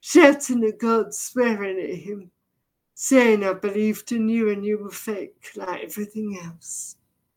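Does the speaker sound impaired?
Yes: deafness, severe; can hardly understand speech, vocabulary partly picked up from reading.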